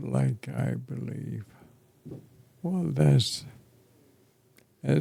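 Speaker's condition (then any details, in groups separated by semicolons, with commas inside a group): ALS; affects chest and throat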